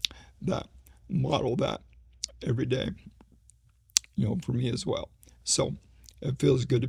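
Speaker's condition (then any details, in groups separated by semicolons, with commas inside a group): ALS; needs voice rest during conversation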